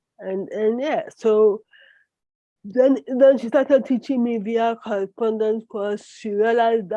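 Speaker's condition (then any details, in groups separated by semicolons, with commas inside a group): Cerebral palsy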